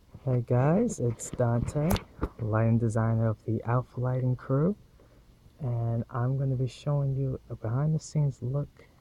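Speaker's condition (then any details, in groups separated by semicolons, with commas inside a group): No condition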